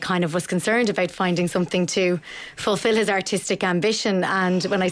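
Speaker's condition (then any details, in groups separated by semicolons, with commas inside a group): No condition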